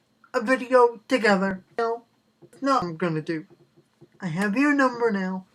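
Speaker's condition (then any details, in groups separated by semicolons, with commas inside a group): Cerebral palsy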